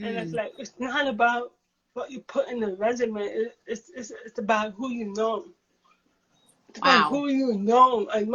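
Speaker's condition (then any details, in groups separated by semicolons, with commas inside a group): Cerebral palsy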